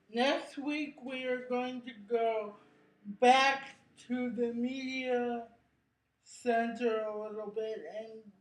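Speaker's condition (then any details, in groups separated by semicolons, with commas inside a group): Cerebral palsy; brain injury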